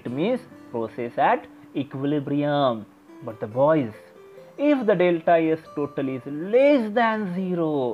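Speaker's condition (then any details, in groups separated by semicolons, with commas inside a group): No condition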